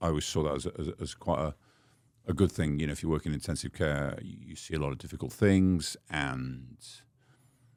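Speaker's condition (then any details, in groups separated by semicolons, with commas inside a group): No condition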